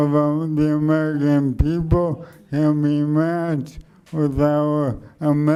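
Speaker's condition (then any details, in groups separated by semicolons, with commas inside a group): Motor neuron degeneration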